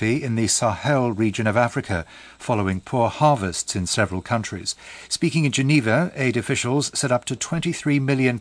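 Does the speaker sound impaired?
No.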